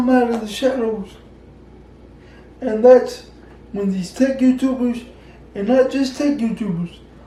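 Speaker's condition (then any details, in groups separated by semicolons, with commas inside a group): Cerebral palsy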